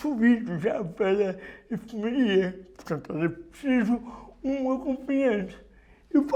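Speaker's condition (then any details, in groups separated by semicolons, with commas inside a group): Cerebral palsy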